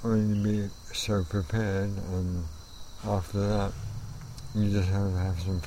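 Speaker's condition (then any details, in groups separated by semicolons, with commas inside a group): ALS; voice already affected by condition, used to be fairly soft-spoken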